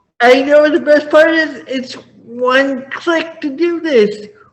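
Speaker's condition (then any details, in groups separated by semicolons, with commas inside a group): Cerebral palsy; did not talk until about age five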